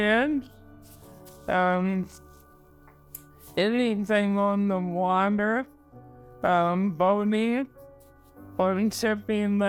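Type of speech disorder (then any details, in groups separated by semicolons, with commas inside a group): Bulbar dysarthria; bulbar-onset ALS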